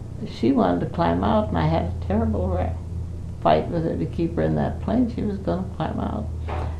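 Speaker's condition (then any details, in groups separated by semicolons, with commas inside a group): Parkinson's; not very able to do much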